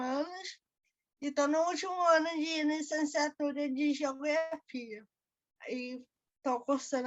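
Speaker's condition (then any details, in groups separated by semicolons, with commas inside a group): Cerebral palsy; birth brain injury; diagnosed at about one year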